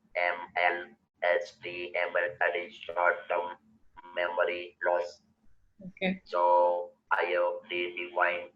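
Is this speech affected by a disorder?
Yes: total laryngectomy; electrolarynx speech, needs to find sweet spot.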